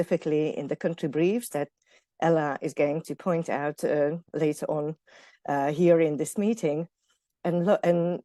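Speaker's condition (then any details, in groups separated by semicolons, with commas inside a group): No condition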